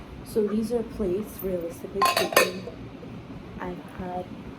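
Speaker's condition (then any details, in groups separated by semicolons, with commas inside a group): No condition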